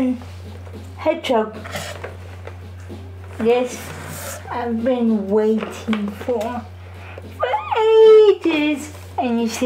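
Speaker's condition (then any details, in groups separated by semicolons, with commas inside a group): Cerebral palsy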